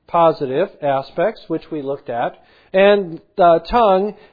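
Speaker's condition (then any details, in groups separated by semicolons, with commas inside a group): No condition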